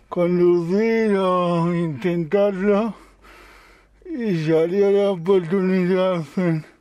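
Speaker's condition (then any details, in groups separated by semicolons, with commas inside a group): Cerebral palsy; from birth, birth complication with forceps delivery, all four limbs affected, muscle atrophy in hands and legs, drives automatic car; age 36; speech slightly affected, some difficulty speaking but understood perfectly, once not understood by phone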